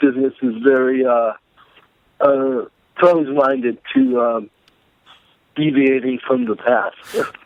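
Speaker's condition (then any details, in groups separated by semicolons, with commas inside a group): Cerebral palsy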